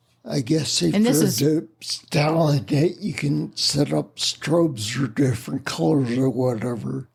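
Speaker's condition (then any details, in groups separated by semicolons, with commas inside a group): Spinocerebellar ataxia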